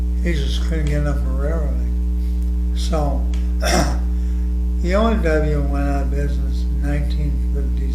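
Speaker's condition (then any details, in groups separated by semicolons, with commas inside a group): ALS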